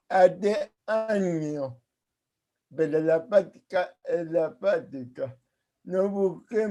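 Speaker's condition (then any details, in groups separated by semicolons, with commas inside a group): Cerebral palsy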